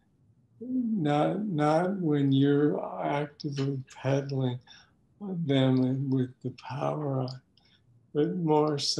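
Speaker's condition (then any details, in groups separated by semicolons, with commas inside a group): Parkinson's disease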